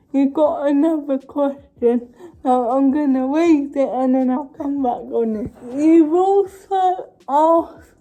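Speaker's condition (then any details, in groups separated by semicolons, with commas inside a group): Cerebral palsy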